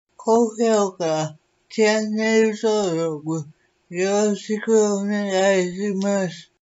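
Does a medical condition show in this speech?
Yes: cerebral palsy; severe, uses a wheelchair.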